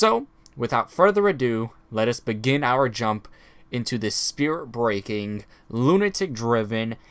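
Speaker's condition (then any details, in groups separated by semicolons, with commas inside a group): No condition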